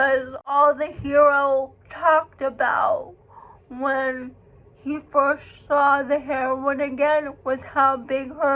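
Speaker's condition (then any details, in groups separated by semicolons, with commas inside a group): Cerebral palsy; uses wheelchair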